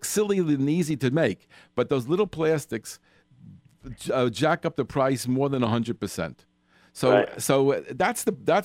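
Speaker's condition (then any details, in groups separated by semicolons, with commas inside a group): No condition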